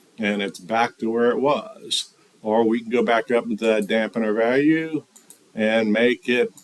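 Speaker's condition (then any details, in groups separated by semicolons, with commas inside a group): No condition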